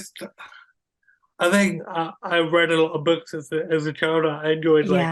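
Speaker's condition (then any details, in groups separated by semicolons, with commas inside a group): Cerebral palsy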